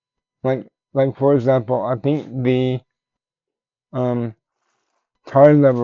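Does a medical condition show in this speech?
Yes: cerebral palsy; tends to mess up words.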